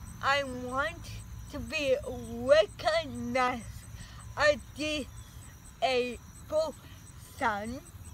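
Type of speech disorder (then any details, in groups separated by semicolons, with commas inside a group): Apraxia of speech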